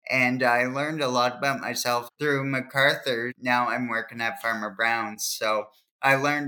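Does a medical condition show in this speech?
Yes: cerebral palsy; from birth, brain injury from oxygen loss at fast birth, trouble remembering multiple tasks, hand movement and writing difficulty.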